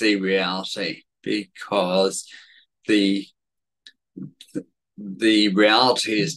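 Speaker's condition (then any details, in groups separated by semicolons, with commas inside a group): Cerebellar atrophy; said to be genetic, significant environmental component, affects speech and balance, worse when tired or stressed; worse today than usual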